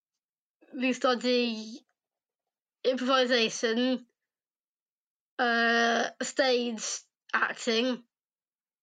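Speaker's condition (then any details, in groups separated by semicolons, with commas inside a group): Down syndrome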